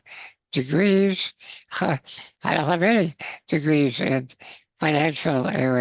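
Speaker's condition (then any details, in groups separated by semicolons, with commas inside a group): Spinal muscular atrophy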